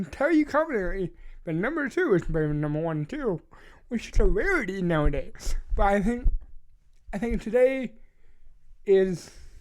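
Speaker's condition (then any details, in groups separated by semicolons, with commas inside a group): Cerebral palsy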